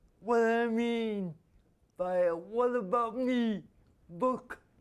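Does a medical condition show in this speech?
Yes: spastic quadriplegia.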